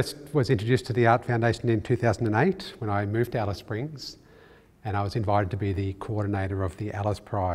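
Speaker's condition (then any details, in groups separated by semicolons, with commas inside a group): No condition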